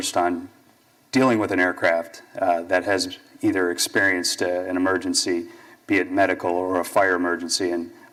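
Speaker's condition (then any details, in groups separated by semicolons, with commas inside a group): No condition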